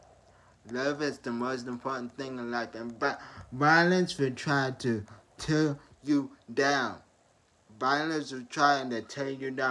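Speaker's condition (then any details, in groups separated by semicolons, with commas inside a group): Traumatic brain injury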